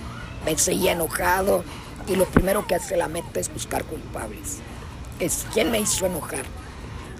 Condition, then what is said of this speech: Laryngectomy. Que al, tuve que volver a aprender a hablar con esta voz, se llama voz serismofónica